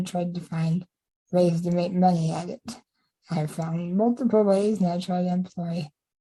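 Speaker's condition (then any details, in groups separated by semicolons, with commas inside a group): Spinal muscular atrophy type 2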